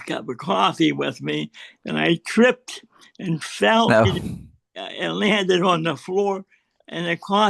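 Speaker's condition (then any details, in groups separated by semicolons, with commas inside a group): Cerebral palsy; spasticity, leans right, since childhood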